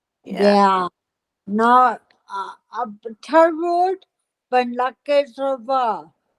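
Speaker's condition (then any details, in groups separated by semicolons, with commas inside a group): Multiple system atrophy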